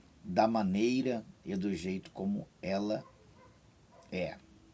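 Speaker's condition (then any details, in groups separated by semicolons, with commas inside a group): No condition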